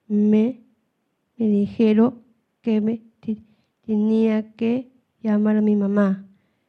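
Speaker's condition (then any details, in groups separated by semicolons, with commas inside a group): Down syndrome; support person Patricia Andrade of Peruvian Down syndrome society present on panel; speaks Spanish, English interpretation given after her lines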